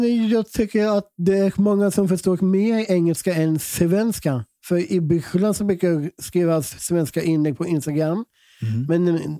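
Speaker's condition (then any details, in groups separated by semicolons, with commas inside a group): Down syndrome; present from birth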